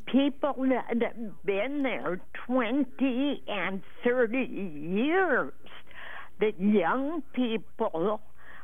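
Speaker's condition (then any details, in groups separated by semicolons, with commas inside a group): Trouble speaking; self-reported trouble speaking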